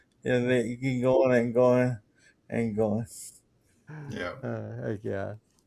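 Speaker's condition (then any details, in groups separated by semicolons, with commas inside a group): Cerebral palsy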